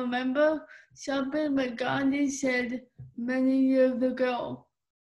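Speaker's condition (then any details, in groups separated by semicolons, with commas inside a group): Cerebral palsy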